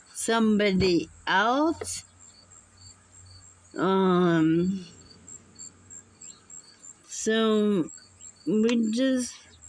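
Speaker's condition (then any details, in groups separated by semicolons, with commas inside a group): Muscular dystrophy; unable to walk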